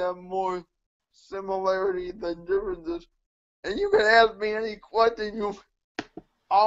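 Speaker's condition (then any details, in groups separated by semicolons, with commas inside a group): Cerebral palsy; mixed quadriplegia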